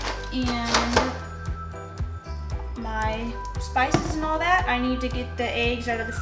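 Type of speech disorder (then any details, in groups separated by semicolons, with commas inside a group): None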